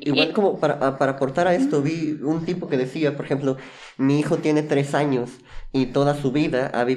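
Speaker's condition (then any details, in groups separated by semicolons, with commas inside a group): Cleft lip and palate; chili burns more than usual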